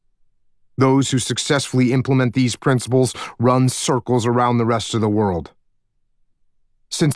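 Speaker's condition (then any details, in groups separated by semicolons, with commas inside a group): No condition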